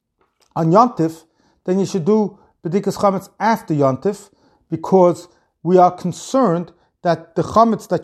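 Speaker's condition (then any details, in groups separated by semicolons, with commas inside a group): No condition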